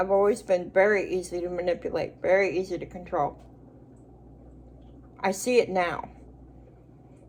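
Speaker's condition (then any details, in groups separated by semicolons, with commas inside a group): Cerebral palsy; speech noticeably atypical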